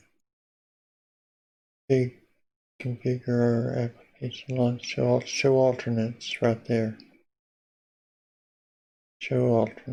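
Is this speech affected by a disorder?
Yes: Parkinson's disease.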